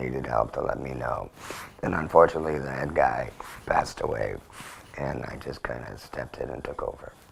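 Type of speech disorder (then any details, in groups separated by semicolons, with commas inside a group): Electrolarynx speech; total laryngectomy for cancer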